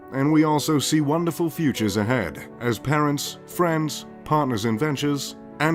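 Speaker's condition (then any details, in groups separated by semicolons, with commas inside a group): No condition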